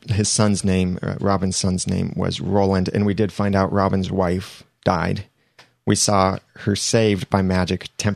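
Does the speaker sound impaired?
No.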